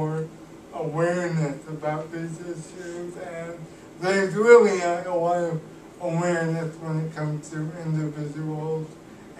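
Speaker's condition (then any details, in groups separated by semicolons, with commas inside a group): Cerebral palsy; cannot walk, uses wheelchair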